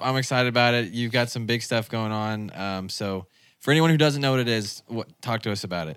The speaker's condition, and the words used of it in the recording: None; typical speech.